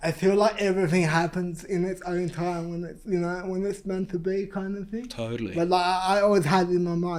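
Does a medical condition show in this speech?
Yes: cerebral palsy.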